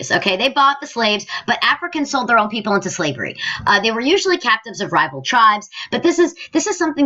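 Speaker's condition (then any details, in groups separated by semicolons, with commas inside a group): No condition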